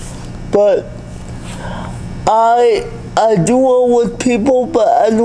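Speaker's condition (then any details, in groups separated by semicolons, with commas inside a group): Cerebral palsy; able to speak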